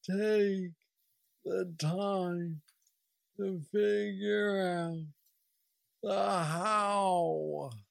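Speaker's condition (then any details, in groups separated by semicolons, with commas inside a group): Parkinson's disease; most aggressive form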